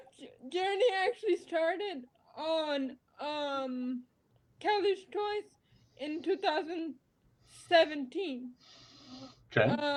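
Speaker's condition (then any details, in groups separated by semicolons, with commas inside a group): Cerebral palsy; spasticity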